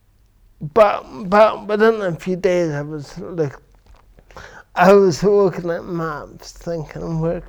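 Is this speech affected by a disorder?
Yes: cerebral palsy; affects verbal speech.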